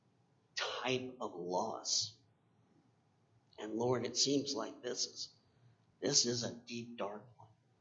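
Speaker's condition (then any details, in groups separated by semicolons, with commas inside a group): Cleft palate; congenital cleft palate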